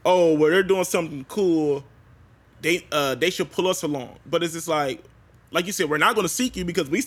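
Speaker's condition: No condition

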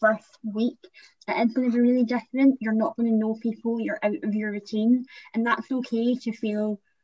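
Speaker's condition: Cleft palate, Van der Woude syndrome; often not understood by new people, cannot say s sounds, stutters or says nothing when flustered

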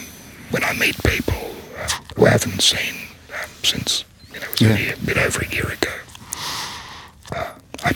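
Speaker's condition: Laryngectomy, voice prosthesis

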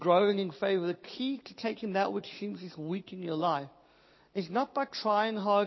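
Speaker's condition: Cleft palate, Pierre Robin syndrome; congenital cleft palate, still struggles quite severely

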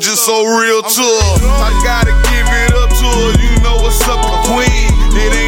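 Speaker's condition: No condition

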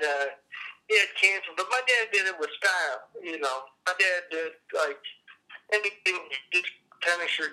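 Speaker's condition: Cerebral palsy; appearance likened to Parkinson's

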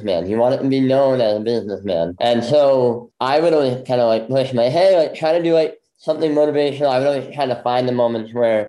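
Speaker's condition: Bilateral cleft lip; congenital bilateral

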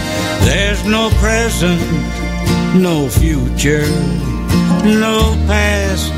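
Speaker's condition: No condition

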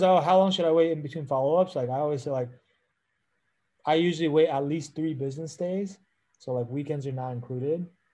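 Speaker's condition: No condition

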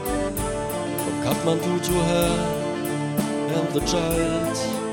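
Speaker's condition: No condition

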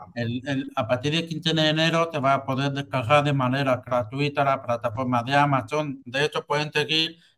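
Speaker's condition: Hearing loss with cochlear implant; uses cochlear implant

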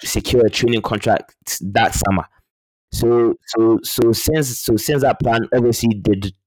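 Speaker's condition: Stammer; stammer since childhood, really bad growing up, one year of speech therapy as adult; two speech therapy courses in past year, weekly Toastmasters public speaking practice, openly discloses stammer; repeats or blocks on some words, fluency improved over time; repeated sounds, prolonged sounds

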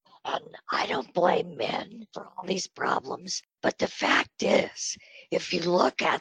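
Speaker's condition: Spasmodic dysphonia; on Botox treatment

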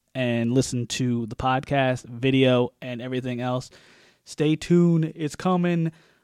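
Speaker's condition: No condition

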